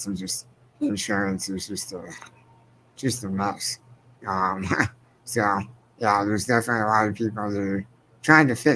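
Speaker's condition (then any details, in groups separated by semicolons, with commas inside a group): Spinal muscular atrophy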